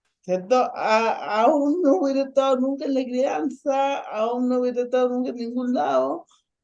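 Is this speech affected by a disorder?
Yes: ataxic cerebral palsy; ataxic form, caused by asphyxia.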